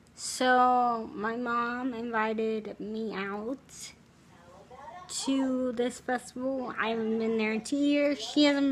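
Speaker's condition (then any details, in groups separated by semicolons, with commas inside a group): Cerebral palsy, spastic, severe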